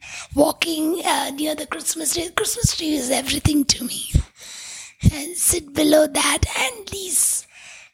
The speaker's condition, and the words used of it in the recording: Tracheostomy. And oh yeah, this voice, anybody knows, they don't forget.